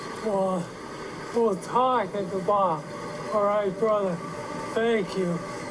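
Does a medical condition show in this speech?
Yes: Parkinson's disease.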